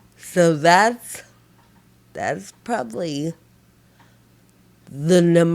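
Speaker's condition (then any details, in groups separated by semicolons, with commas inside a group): Friedreich ataxia; progressive nerve damage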